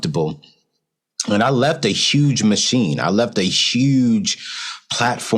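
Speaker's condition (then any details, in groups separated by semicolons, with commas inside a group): No condition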